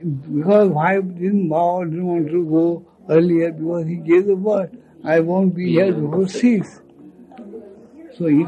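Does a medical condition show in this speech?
Yes: speech loss after head injury; head injury from car accident, unconscious after accident, speech lost after accident; very difficult to utter words, speech feels heavy; listeners say understandable.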